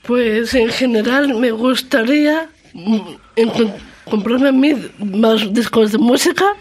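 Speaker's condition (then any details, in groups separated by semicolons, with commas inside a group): Down syndrome; trisomy 21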